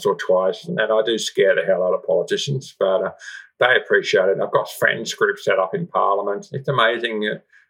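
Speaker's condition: Profound deafness, congenital, severe profound hearing loss; Auslan second language

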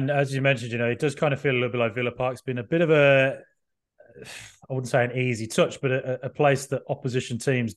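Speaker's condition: No condition

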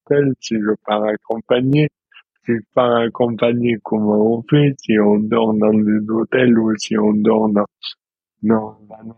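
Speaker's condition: Dystonia; present since birth

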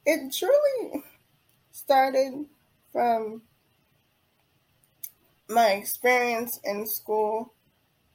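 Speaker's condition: Cerebral palsy; diagnosed at 9 months after delayed development

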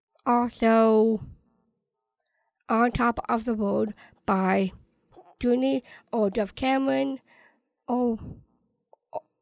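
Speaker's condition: Down syndrome

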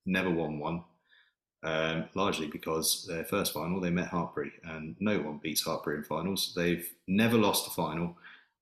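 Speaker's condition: No condition

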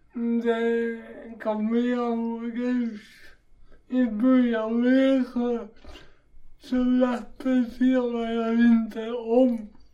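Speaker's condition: Cerebral palsy; walks much better than at first hunts

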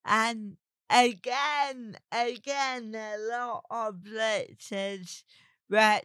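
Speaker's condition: Cerebral palsy; talks differently

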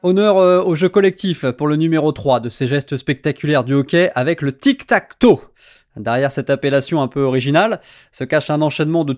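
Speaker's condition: No condition

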